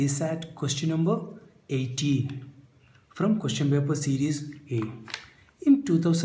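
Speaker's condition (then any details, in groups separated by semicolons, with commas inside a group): No condition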